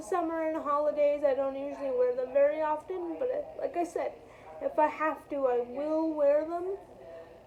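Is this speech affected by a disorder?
Yes: cerebral palsy, spastic quadriplegic.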